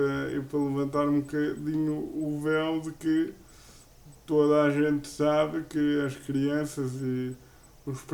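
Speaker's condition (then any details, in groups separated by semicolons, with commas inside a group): Cerebral palsy; uses a wheelchair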